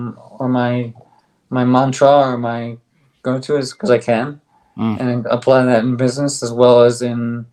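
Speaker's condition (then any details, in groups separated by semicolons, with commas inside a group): ALS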